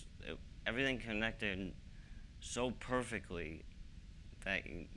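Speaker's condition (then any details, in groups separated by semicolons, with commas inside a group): ALS; young-adult onset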